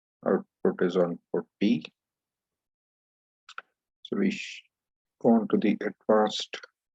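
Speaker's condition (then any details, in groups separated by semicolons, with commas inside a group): No condition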